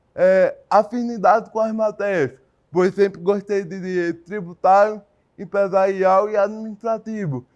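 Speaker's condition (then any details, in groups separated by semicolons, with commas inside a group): Cerebral palsy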